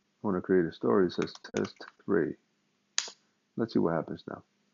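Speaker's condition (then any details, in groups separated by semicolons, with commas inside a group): No condition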